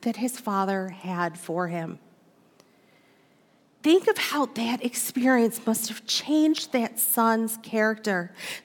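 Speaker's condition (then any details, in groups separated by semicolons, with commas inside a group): No condition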